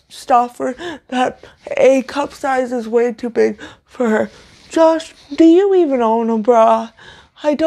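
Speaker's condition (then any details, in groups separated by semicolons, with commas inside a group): Cerebral palsy, severe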